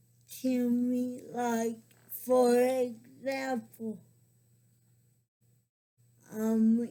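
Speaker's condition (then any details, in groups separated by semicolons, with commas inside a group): Cerebral palsy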